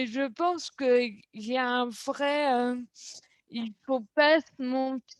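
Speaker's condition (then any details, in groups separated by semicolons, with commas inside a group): Cerebral palsy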